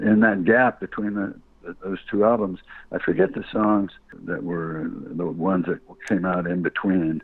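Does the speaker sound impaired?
Yes: Parkinson's disease; earlier radiation for cancer treatment.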